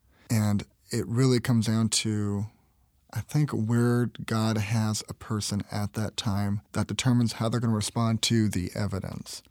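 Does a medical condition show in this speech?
No.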